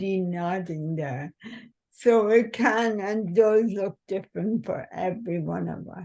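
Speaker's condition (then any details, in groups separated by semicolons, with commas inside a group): Cerebral palsy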